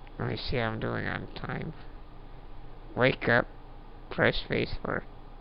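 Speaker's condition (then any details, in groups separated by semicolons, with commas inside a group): Duchenne muscular dystrophy; little arm use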